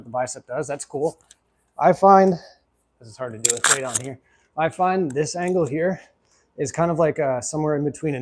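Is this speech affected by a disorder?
No.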